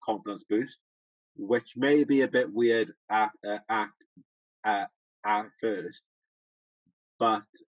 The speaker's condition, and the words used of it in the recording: Stuttering. But it's still there to a point, and there's still quite a few cases where I do stutter.